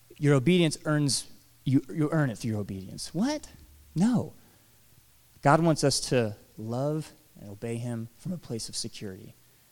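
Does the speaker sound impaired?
No.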